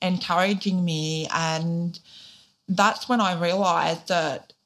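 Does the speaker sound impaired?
Yes: deafness, profound; weekly private speech therapy in childhood, speaks clearly, bilingual Auslan and spoken English.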